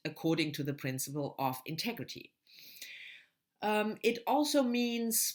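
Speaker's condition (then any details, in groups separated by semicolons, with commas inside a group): No condition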